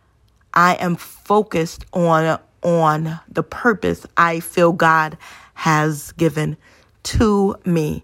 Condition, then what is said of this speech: Stuttering. Next, I suffer from a traumatic brain injury, which makes me forget words sometimes